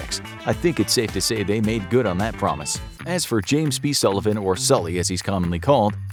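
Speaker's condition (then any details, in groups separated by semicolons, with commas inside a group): No condition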